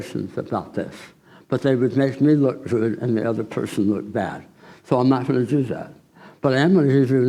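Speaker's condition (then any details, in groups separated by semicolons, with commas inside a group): Tongue cancer surgery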